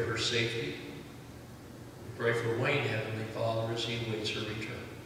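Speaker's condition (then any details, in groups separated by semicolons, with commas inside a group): No condition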